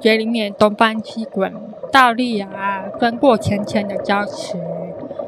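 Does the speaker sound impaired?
Yes: congenital hearing impairment, congenital cochlear underdevelopment; intonation slightly different from typical speakers, can sound sing-song.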